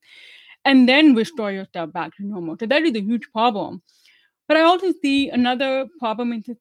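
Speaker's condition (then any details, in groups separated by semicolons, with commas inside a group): Deafness; about 25 years spent passing as hearing, relearned to speak; uses hearing aids and closed captioning, not fluent in sign language; speaks well per others, about 10 years of speech therapy, makes sense of auditory cues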